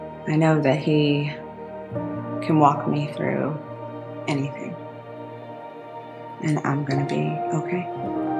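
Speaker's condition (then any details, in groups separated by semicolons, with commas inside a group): No condition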